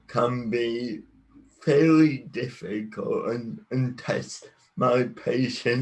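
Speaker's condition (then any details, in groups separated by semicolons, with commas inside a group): Cerebral palsy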